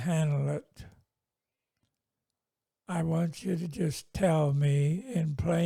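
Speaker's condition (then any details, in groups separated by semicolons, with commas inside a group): Multiple sclerosis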